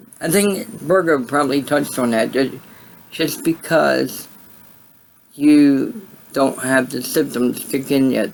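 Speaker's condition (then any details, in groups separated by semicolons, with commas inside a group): Cerebral palsy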